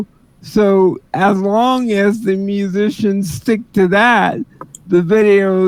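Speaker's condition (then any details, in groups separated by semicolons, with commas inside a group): Cerebral palsy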